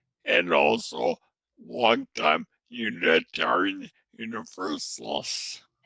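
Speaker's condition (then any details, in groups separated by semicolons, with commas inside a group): Traumatic brain injury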